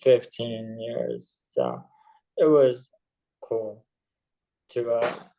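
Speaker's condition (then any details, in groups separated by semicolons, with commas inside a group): ALS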